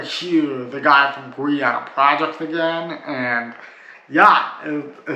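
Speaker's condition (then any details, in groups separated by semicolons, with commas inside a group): Cerebral palsy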